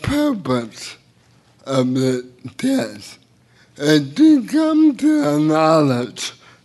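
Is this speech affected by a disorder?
Yes: cerebral palsy; speech a little unclear.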